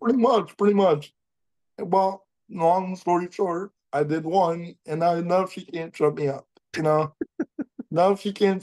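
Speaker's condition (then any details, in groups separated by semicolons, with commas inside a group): Cerebral palsy; jokes of having voice for print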